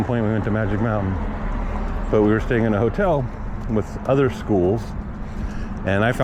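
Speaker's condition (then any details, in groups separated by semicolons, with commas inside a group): No condition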